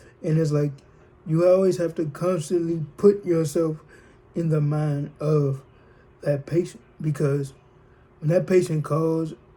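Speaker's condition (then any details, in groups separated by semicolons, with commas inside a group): Cerebral palsy, spastic diplegia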